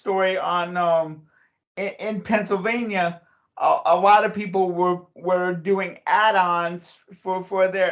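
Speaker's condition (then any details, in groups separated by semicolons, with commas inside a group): Cerebral palsy; since childhood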